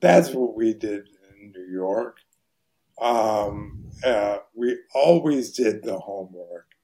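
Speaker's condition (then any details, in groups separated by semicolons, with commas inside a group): ALS; voice very hoarse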